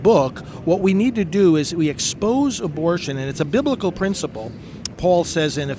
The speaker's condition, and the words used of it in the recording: No condition.